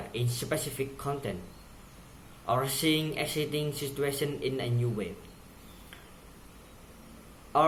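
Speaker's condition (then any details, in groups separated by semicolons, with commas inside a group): No condition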